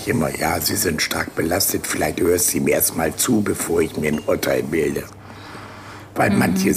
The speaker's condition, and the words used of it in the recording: Laryngectomy. Und der Schluckschlauch im Eingang des Rachens, der kann genau das Gleiche, was die Stimmlippen können.